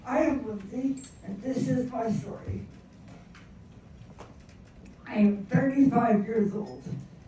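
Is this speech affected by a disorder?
Yes: traumatic brain injury.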